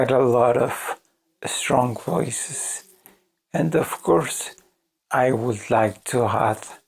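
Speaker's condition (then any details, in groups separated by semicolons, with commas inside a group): ALS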